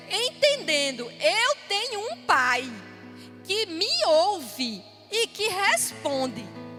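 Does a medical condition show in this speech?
No.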